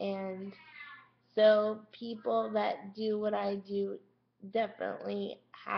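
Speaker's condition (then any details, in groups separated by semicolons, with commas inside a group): Cerebral palsy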